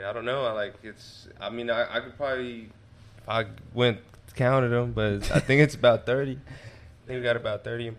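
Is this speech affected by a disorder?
No.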